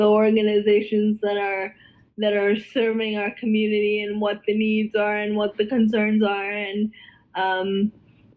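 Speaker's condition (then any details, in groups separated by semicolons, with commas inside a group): Cerebral palsy, spastic quadriplegia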